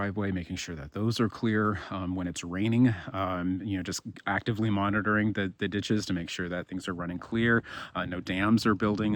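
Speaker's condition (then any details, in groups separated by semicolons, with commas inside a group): No condition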